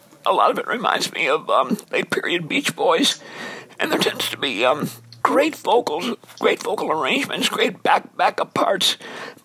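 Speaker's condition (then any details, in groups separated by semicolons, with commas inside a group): Dysphonia; voice raspier, sometimes squeakier, strained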